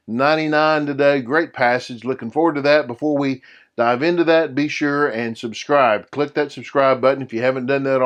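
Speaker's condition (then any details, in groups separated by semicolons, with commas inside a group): No condition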